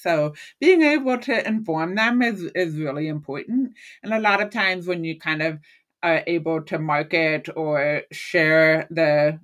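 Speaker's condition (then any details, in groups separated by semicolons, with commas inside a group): Hearing loss; lifelong hearing loss since childhood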